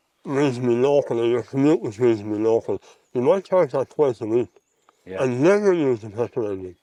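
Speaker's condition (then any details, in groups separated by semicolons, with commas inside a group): Mouth cancer surgery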